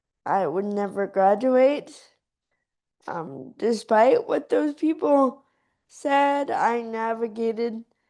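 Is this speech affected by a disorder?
Yes: cerebral palsy.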